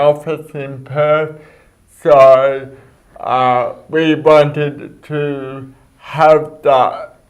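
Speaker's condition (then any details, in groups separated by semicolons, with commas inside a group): Cerebral palsy; speech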